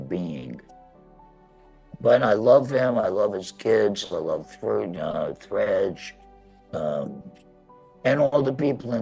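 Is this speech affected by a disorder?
Yes: laryngectomy; 11 years since surgery.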